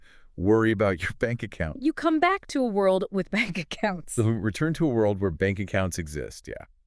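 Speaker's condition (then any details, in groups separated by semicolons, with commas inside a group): No condition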